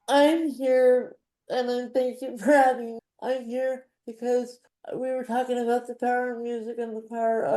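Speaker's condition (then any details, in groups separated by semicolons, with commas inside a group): Cerebral palsy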